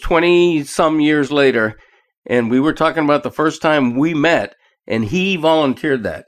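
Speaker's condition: No condition

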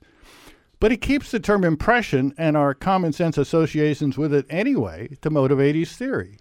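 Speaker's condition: No condition

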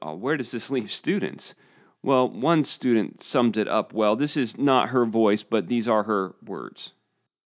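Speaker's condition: No condition

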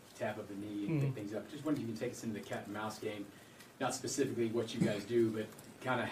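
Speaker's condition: No condition

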